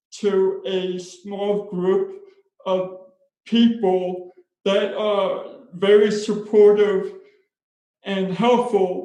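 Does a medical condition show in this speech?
Yes: spastic cerebral palsy; speech impairment.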